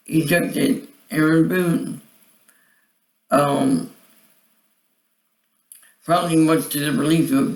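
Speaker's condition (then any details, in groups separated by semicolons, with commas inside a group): Cerebral palsy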